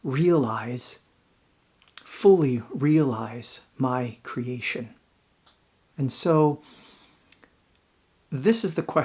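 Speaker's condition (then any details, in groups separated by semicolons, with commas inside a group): No condition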